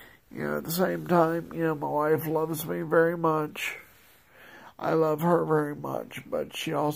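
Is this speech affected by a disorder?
Yes: multiple sclerosis, progressive.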